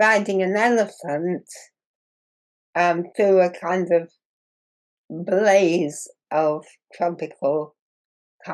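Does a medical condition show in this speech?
Yes: muscular dystrophy.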